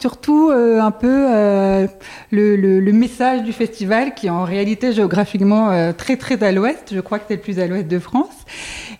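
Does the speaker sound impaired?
Yes: acquired deafness, late-onset total hearing loss; progressive hearing loss, total hearing loss at age 25, then fitted with hearing aids; wears hearing aids, some residual sound reaches ear, feels vibrations; lip-reads, learned unconsciously while losing hearing, no lip-reading courses.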